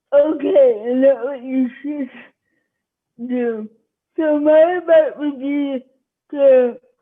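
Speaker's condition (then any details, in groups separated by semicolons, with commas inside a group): Cerebral palsy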